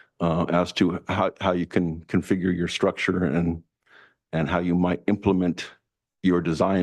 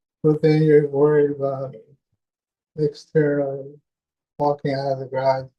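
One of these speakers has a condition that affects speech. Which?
The second: Parkinson's; very disabled, limited walking.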